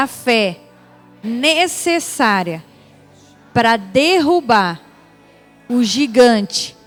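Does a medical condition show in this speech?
No.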